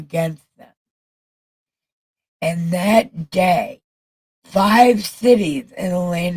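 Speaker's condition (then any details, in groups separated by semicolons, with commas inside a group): Brain injury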